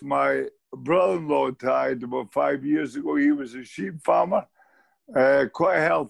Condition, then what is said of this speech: ALS (motor neuron disease). And having heard you speak very eloquently over the past few years about the condition, quite clearly it doesn't seem to have slowed down